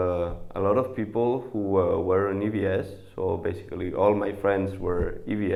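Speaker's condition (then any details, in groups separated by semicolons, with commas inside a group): No condition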